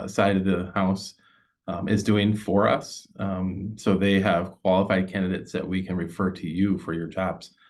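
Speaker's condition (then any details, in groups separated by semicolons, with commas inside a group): No condition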